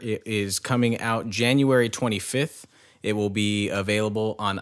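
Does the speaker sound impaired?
No.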